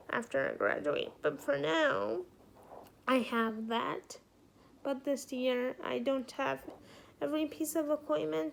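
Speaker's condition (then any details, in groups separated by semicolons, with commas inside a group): Cerebral palsy, spastic quadriplegic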